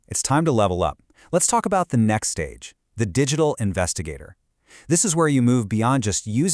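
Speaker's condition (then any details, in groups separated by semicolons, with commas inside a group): No condition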